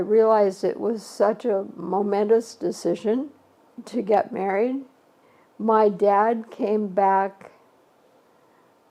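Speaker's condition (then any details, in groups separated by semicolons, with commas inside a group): ALS; shortly after diagnosis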